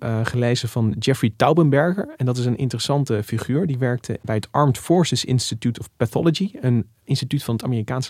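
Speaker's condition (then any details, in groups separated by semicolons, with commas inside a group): No condition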